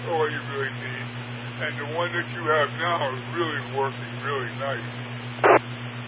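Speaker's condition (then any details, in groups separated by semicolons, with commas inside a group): Parkinson's; largely wheelchair bound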